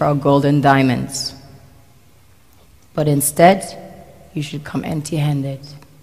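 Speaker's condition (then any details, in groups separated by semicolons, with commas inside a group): No condition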